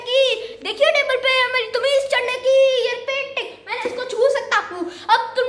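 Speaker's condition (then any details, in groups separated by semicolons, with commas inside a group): No condition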